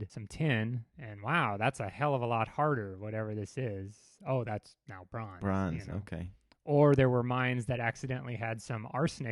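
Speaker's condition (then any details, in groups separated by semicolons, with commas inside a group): No condition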